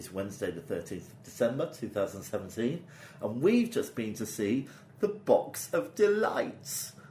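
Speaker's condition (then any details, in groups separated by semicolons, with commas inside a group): No condition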